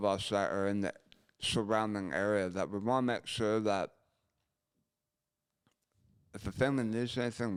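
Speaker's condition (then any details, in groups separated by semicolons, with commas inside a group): Gunshot injury to chin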